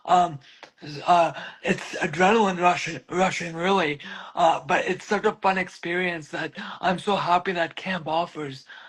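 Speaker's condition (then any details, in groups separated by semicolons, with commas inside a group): Cerebral palsy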